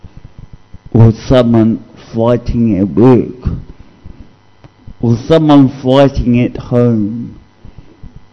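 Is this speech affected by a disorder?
Yes: cerebral palsy; discovered at age 2.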